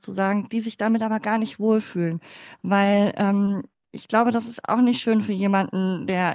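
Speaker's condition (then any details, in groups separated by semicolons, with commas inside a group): Cleft palate; congenital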